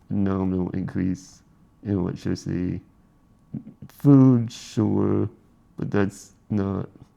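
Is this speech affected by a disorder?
Yes: spinal muscular atrophy.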